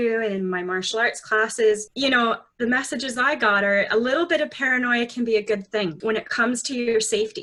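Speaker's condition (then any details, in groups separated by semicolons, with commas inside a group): No condition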